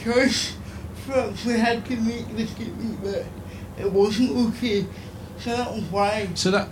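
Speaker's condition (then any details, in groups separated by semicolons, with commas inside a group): Cerebral palsy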